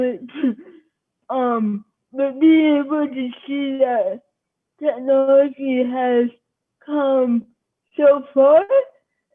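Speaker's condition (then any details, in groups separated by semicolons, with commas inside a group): Cerebral palsy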